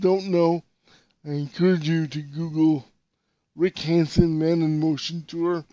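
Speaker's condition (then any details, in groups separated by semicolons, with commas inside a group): Cerebral palsy; power wheelchair user; voice fluctuations, tension, back spasms hinder speaking, strong voice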